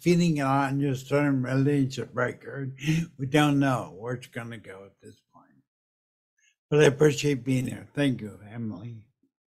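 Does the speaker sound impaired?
Yes: brain injury and stroke; near-fatal; speech deficit.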